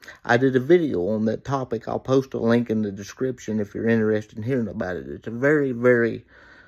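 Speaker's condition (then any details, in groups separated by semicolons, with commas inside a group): Cerebral palsy; uses wheelchair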